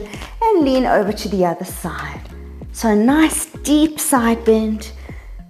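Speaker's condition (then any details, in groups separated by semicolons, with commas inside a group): No condition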